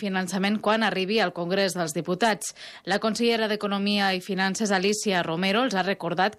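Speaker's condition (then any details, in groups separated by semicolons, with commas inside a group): No condition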